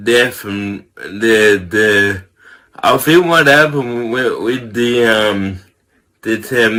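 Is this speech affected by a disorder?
Yes: cerebral palsy; from birth, tight muscles.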